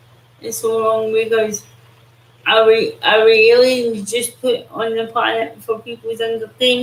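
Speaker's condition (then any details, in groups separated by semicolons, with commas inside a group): Cerebral palsy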